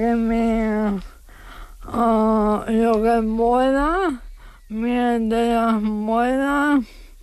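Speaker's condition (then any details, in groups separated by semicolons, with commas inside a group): ALS; diagnosed at about age 35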